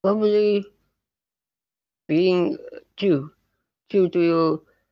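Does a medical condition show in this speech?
Yes: spinal muscular atrophy type 2; loss of motor neurons.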